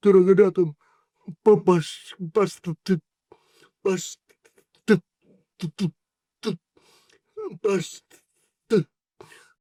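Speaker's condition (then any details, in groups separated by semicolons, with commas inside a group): Cerebral palsy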